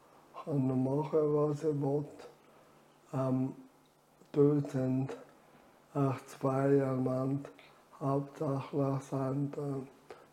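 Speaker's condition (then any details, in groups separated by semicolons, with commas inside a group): ALS; diagnosed at age 43, handwriting failed early, uses computer aids with mouse; about nine years since diagnosis, lung volume declining with disease; reduced air makes talking effortful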